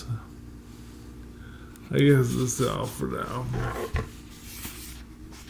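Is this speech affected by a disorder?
Yes: multiple sclerosis.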